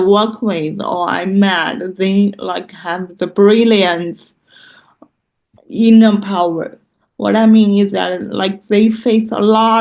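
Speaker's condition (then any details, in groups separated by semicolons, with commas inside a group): Cerebral palsy; loss of muscle control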